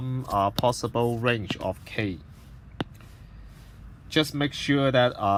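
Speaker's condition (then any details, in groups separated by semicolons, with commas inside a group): No condition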